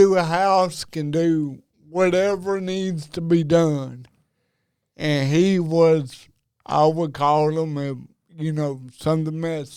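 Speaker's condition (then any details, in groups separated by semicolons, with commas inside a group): Cerebral palsy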